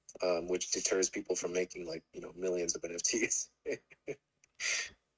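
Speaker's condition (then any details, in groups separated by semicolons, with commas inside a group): No condition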